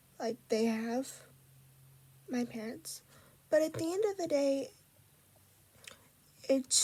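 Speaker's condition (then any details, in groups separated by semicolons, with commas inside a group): Cerebral palsy; unable to walk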